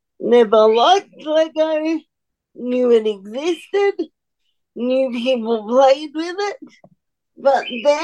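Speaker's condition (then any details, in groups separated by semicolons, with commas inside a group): Cerebral palsy; cerebral palsy greatly affecting hand function and muscle control, uses wheelchair, needs some help stabilizing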